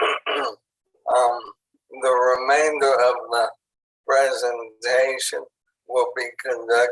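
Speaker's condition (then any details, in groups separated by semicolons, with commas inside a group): ALS; onset in hands and arms, tracheostomy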